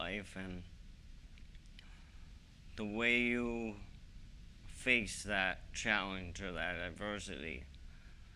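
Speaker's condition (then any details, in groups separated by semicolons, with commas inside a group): ALS; young-adult onset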